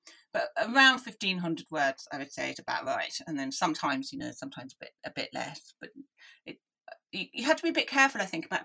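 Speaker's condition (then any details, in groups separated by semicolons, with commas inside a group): Deafness; deaf from early age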